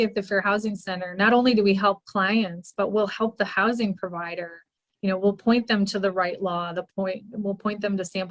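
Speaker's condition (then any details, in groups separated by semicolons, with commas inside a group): No condition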